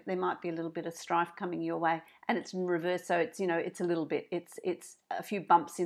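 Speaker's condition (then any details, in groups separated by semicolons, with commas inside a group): No condition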